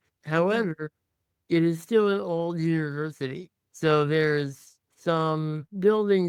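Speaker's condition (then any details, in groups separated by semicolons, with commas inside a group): Muscular dystrophy; cannot exhale all CO2, breathes through tracheostomy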